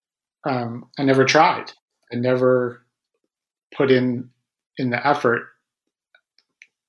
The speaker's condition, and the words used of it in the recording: Stuttering. And to me, open stuttering is reducing my reactivity to everything that happens when I stutter that essentially allows me to stutter openly and more easily and without the struggle.